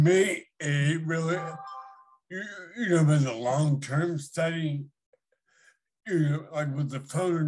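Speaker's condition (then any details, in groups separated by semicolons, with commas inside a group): Huntington disease; inherited; late onset after 40s, strong symptoms, progressing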